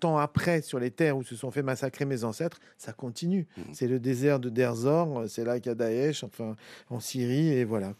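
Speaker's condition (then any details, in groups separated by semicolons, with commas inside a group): No condition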